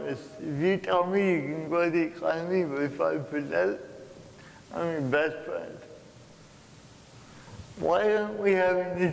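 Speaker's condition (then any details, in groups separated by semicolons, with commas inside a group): Cerebral palsy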